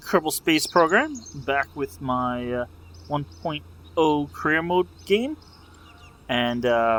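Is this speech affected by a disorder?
No.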